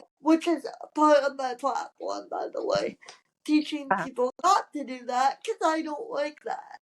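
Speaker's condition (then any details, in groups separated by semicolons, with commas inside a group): Cerebral palsy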